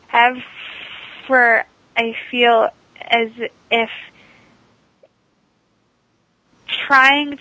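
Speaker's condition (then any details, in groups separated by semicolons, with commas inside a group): Stuttering; very severe third grade, worse high school, speakeasy from Dr. John Haskell, speech therapy helped core; moderate, occasional speakeasy in-ear delayed auditory feedback device, not worn on show; device cuts stuttering about 95%, still stutters at sentence onset, worse around unfamiliar people, sometimes avoids talking; blocks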